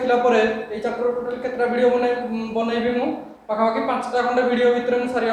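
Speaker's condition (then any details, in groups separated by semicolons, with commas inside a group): No condition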